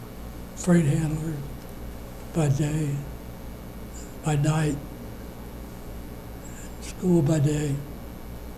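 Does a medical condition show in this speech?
Yes: Parkinson's disease.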